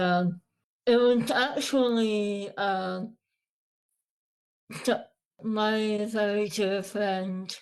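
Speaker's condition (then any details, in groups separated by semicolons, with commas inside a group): Moebius syndrome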